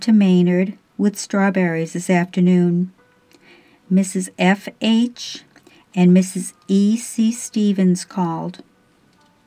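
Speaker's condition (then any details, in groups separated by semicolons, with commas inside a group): No condition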